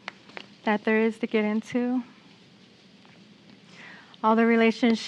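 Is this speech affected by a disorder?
No.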